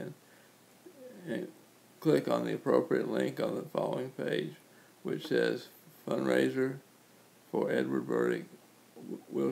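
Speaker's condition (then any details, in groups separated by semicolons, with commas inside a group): Cerebral palsy; uses wheelchair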